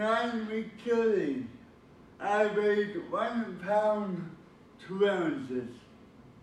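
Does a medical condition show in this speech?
Yes: cerebral palsy.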